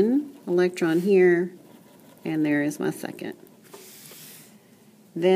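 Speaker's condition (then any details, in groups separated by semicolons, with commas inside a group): No condition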